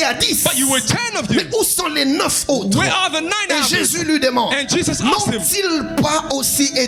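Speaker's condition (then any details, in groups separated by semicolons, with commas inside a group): No condition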